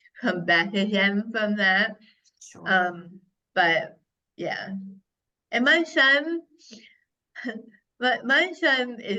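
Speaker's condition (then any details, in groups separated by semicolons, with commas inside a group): Head and neck cancer; right tongue carcinoma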